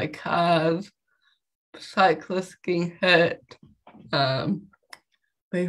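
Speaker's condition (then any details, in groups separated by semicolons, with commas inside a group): Cerebral palsy; walks, no wheelchair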